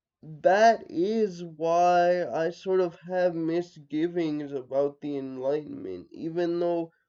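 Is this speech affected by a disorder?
Yes: cerebral palsy, mixed, mild.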